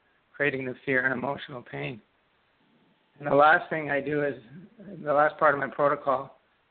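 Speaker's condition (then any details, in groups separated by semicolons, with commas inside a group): Parkinson's disease; left-sided onset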